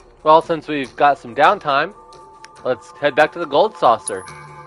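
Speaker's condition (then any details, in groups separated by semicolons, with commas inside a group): No condition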